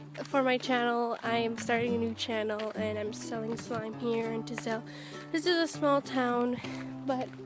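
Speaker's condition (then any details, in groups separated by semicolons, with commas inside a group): No condition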